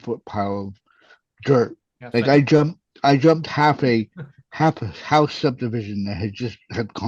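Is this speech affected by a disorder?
Yes: cerebral palsy.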